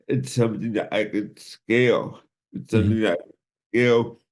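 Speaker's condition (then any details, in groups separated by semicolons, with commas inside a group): Cerebral palsy; from birth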